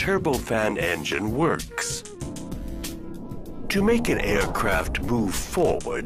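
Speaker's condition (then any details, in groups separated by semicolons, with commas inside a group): No condition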